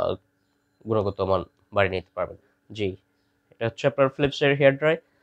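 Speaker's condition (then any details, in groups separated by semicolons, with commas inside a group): No condition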